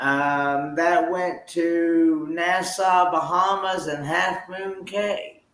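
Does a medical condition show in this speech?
Yes: cerebral palsy.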